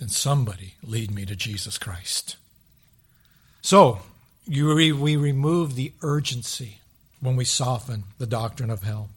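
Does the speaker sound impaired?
No.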